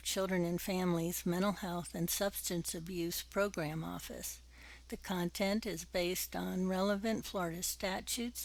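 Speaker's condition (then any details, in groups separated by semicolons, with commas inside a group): No condition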